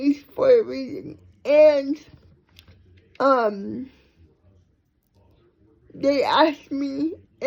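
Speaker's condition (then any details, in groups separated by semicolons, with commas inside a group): Cerebral palsy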